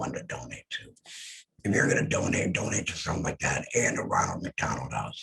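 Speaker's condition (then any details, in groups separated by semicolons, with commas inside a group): Head and neck cancer; laryngectomy; voice lost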